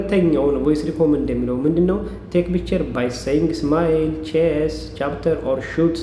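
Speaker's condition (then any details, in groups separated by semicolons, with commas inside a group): No condition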